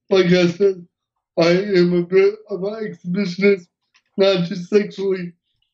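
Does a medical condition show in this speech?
Yes: cerebral palsy; uses wheelchair.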